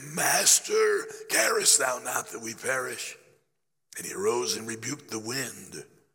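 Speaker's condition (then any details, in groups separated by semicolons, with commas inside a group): Laryngeal cancer after radiation; still affected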